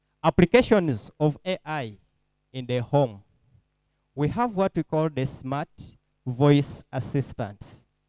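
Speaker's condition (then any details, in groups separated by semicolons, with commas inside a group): No condition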